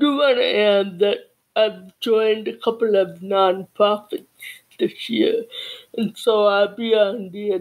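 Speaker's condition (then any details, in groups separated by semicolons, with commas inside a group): Cerebral palsy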